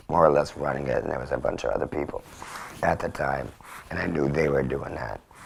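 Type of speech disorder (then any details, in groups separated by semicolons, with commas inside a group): Electrolarynx speech; total laryngectomy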